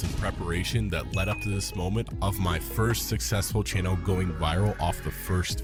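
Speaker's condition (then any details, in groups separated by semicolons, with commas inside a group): No condition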